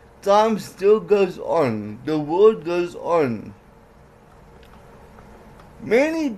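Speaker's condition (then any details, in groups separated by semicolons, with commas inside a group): Cerebral palsy; certain letters flat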